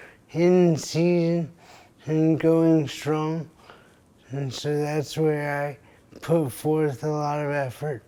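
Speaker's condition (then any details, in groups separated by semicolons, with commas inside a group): Traumatic brain injury; caused by pedestrian vehicle accident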